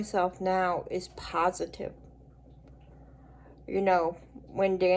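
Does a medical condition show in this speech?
Yes: cerebral palsy; speech noticeably atypical.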